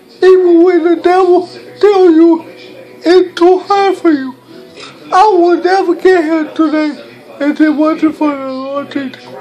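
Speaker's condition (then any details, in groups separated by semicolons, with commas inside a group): Cerebral palsy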